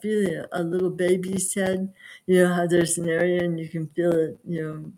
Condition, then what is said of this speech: Aphasia. You're on this show and you sound fine.